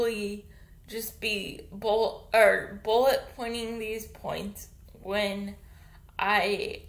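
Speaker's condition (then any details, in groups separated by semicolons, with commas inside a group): Cerebral palsy; infant ventilator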